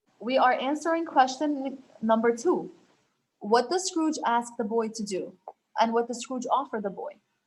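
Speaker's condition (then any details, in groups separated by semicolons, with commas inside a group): No condition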